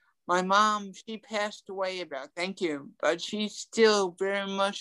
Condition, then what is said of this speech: Cerebral palsy. And it just affects my arms, my talking.